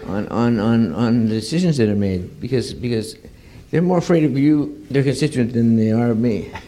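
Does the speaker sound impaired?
Yes: Parkinson's disease; diagnosed about 30 years ago, benign spinal tumor threatening paralysis, spinal surgery 2018, relearned walking, frequent falls, broken arm.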